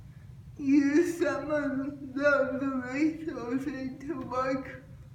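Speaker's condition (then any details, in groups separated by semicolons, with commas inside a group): Cerebral palsy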